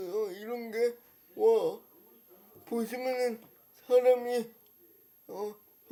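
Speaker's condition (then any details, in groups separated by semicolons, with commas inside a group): Brain lesion disability; since childhood, stair climbing very hard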